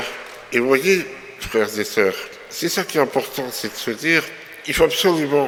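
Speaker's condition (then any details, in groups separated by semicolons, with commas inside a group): Myopathy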